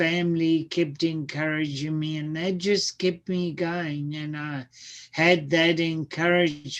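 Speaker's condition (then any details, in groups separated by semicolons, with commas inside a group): Cerebral palsy; speech sounds atypical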